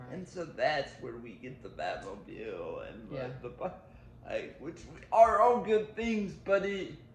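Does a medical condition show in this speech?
Yes: cerebral palsy; powered wheelchair.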